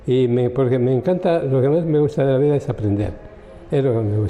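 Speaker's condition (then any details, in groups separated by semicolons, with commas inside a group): Parkinson's disease; onset around turn of century at about age 63, about 19 years since onset, same medications for 19 years; age 82, agile gait, 50 to 100 daily abdominals, drives own car, punching bag at home for Parkinson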